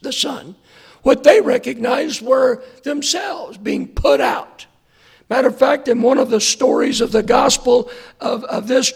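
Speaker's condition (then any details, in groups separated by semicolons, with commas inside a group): Hoarseness after vocal cord surgery; hoarse voice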